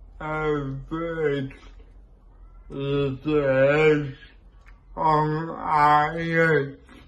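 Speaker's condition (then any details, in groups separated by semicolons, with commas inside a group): Cerebral palsy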